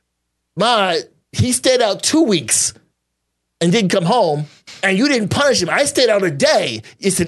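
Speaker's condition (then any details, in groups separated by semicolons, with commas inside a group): No condition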